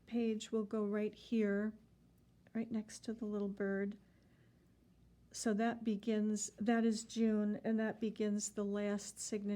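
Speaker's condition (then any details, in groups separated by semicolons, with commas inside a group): No condition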